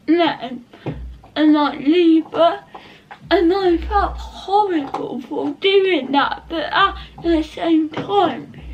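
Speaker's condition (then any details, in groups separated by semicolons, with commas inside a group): Cerebral palsy; not quadriplegic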